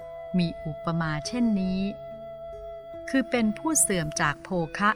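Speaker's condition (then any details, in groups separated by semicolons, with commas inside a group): No condition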